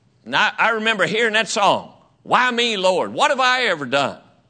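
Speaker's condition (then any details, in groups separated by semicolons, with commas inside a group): No condition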